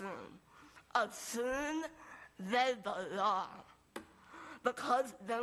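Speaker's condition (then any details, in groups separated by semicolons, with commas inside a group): Moebius syndrome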